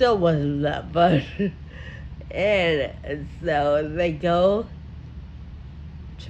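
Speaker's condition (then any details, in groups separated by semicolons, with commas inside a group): Friedreich ataxia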